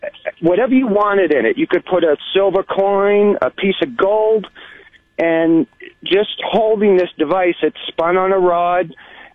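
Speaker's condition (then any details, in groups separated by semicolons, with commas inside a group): No condition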